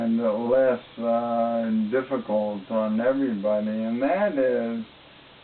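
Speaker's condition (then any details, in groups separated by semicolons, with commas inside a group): ALS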